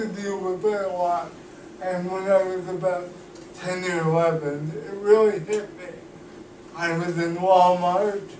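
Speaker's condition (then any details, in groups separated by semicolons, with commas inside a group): Cerebral palsy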